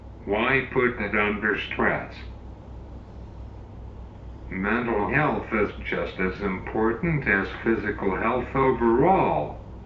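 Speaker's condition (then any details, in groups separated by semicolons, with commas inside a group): Cerebral palsy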